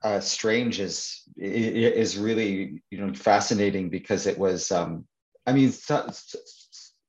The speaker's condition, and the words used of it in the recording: Stuttering. Stutterers often have, speaking for me anyway, I ... adapt really quickly to find a different way of saying the same thing, to kind of, I guess, ease my stutter a little bit.